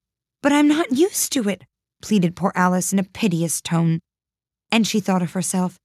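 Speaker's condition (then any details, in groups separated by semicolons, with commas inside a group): No condition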